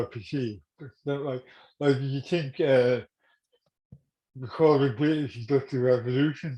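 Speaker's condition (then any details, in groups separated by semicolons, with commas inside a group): Cerebral palsy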